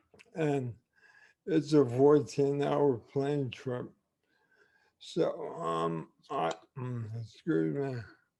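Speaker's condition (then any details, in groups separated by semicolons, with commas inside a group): ALS; limb onset, prior ulnar nerve and cervical spine surgery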